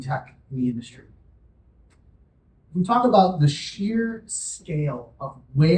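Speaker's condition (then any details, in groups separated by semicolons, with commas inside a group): No condition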